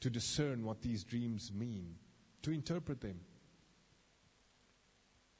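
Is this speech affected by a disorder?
No.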